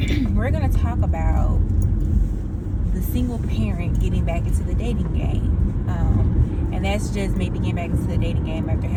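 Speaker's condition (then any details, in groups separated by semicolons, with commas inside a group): No condition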